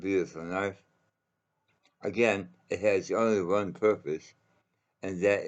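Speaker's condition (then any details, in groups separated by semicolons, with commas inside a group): Mouth cancer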